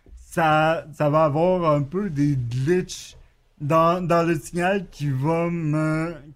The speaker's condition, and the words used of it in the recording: Cerebral palsy. Je trouve ça fascinant de t'entendre ce soir et surtout impressionnant parce que malgré la problématique qui exacerbe ton quotidien, tu t'exprimes vraiment bien, tu as un bon vocabulaire.